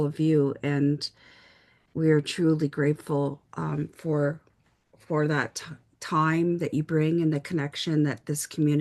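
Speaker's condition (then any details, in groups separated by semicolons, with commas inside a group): No condition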